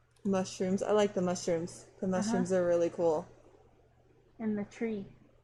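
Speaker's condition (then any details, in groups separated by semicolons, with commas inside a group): No condition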